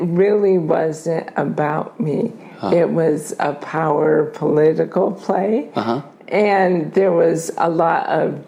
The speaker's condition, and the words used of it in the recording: ALS (motor neuron disease). And so the muscles in my tongue are atrophying.